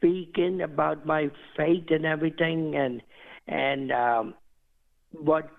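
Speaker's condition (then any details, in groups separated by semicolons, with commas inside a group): Cerebral palsy; walks independently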